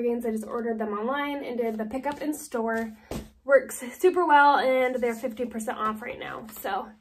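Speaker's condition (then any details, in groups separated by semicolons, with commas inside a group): No condition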